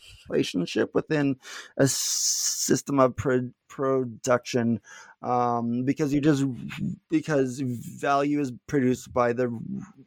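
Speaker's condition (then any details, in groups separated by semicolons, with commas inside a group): Stuttering; not stuttering much during this interview; little stuttering currently; repeated sounds, repeated words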